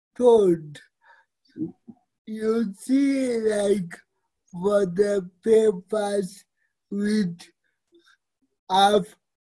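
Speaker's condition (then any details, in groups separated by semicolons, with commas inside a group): Cerebral palsy; fine motor skill challenges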